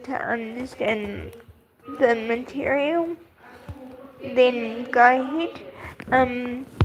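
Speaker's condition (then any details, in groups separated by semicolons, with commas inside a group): Cerebral palsy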